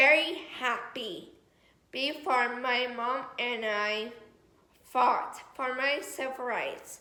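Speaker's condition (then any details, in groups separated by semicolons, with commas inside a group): Cerebral palsy; affects muscles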